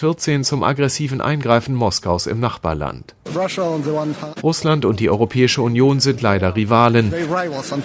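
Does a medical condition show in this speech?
No.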